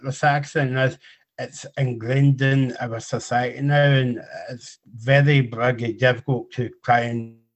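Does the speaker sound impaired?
Yes: cerebral palsy.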